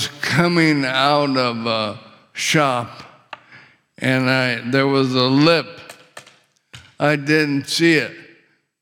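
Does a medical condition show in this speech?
Yes: ALS; choked seriously on saliva.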